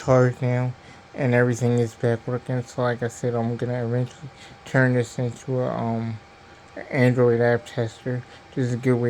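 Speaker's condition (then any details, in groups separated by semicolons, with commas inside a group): Cerebral palsy; diplegia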